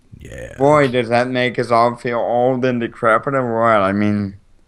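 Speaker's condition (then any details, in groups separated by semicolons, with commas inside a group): Cerebral palsy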